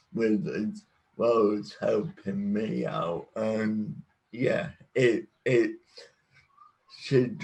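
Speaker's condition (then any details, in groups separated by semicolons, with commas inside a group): Cerebral palsy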